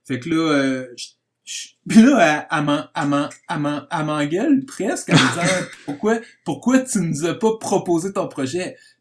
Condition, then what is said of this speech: Stuttering. Parce que je travaille beaucoup sur mon sur mon bégaiement en ce moment là